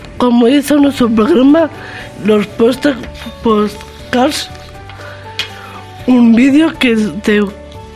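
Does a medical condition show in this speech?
Yes: Down syndrome; trisomy 21.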